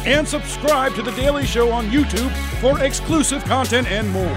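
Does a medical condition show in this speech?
No.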